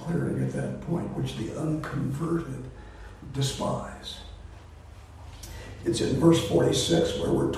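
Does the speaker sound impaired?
Yes: voice disorder; not contagious.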